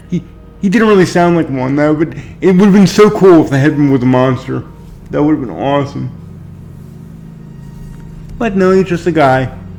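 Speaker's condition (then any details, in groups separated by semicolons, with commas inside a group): Cerebral palsy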